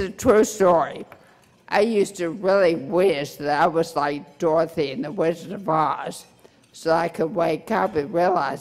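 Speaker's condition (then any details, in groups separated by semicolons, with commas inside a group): Brain injury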